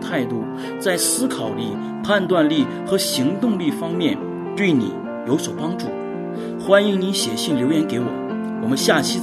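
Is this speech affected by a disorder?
No.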